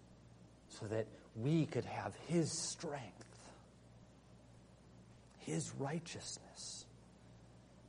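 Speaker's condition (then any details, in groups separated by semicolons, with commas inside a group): No condition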